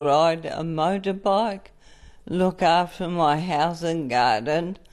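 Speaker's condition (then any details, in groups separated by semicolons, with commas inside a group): MND; progressive, no cure, body deteriorated, complete loss of independence, can no longer do former activities; receiving treatment in Brisbane and taking part in research; speech deteriorated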